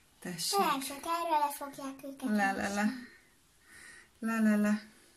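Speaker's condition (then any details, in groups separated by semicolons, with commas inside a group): No condition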